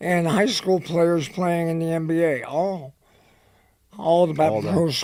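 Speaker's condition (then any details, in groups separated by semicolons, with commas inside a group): Head and neck cancer; dry throat, dry mouth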